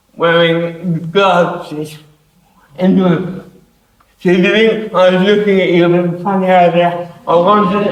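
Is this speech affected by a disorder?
Yes: cerebral palsy; affects hands.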